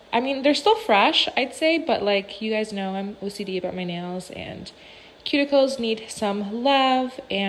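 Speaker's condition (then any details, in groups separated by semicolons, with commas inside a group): No condition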